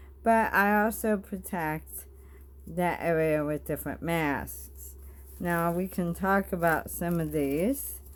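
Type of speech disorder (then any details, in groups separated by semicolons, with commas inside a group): Bulbar dysarthria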